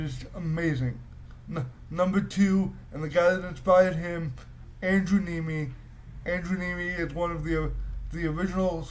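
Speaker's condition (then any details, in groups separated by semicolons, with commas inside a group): Cerebral palsy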